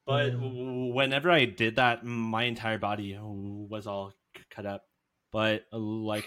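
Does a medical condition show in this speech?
Yes: stuttering; varies day to day with bad talking days, called not a disability but annoying; massive pauses, little breaks in speech; here blocks.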